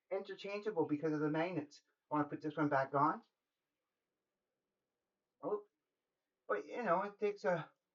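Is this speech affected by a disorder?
No.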